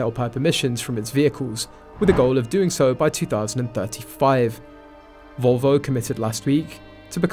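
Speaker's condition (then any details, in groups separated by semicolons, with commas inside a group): No condition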